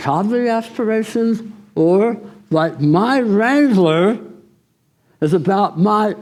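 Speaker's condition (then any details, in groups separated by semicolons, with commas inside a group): Tongue cancer surgery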